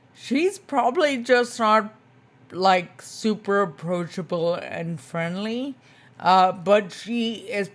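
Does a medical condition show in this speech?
Yes: spinocerebellar ataxia type 2, SCA2; tongue.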